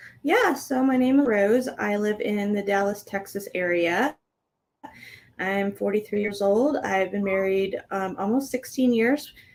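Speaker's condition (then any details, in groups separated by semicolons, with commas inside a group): No condition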